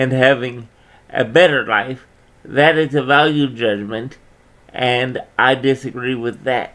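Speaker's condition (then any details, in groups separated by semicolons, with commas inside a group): Cerebral palsy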